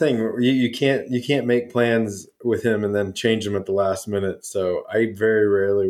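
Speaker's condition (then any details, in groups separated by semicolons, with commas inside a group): No condition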